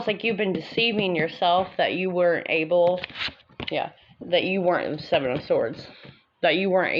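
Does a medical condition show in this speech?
No.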